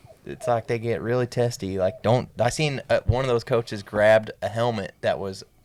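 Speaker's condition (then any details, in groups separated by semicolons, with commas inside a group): No condition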